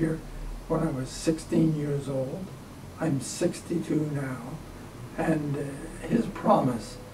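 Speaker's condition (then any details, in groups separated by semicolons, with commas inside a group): ALS; diagnosed about six years ago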